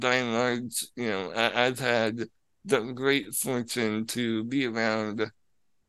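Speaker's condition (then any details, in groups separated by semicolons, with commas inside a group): Spinal muscular atrophy; from birth, paralyzed neck down, full sensation, overnight breathing machine, hospital bed, wheelchair, parents as caregivers; can be a little difficult to understand at times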